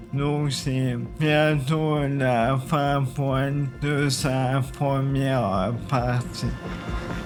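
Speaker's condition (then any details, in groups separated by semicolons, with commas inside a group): ALS (maladie de Charcot); uses wheelchair; about a year and a half since onset, lifted by others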